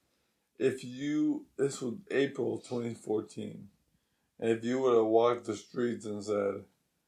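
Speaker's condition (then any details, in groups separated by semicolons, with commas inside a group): ALS; progressive weakness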